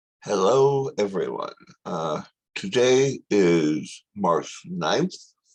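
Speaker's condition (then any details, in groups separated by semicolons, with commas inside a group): Tongue cancer surgery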